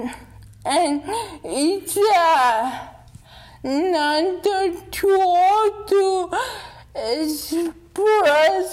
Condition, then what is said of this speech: Dystonia. Sometimes it's just as simple as taking a breath, right? Yeah. To be able to calm before you are able to speak.